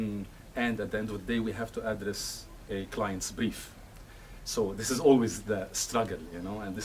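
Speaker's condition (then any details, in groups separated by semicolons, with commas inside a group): No condition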